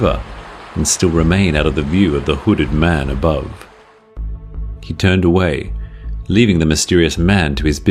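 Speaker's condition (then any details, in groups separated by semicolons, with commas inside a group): No condition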